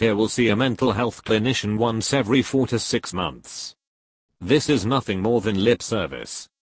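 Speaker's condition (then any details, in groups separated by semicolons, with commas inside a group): No condition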